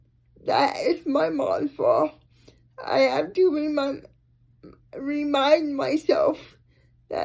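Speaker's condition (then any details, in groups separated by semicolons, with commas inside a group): Cerebral palsy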